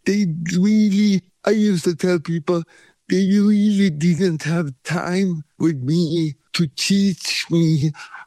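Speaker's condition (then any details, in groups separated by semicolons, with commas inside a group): Cerebral palsy; from birth, no breathing first 40 minutes, feet opposite of Charlie Chaplin, shaking body, cramps, pain; cramp and pain free in Thailand, pain returns in Sweden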